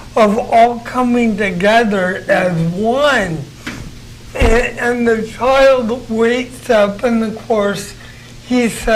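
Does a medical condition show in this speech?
Yes: cerebral palsy.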